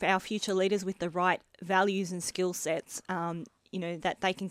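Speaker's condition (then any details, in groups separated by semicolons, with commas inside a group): Bilateral cleft lip and palate; adult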